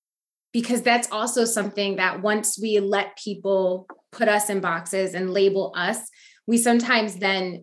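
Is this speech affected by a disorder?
No.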